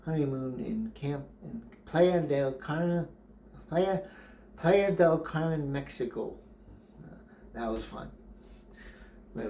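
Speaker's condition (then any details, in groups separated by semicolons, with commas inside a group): Brain injury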